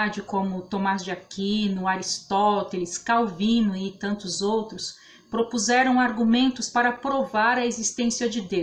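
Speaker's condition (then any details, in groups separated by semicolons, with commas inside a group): No condition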